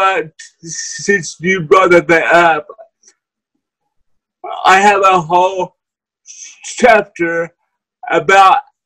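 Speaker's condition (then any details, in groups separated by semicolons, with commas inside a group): Cerebral palsy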